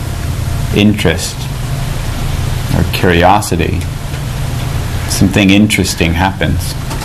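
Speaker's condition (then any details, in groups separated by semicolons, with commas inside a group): No condition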